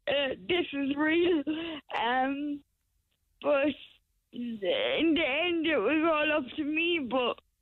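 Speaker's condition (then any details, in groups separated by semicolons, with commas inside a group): Cerebral palsy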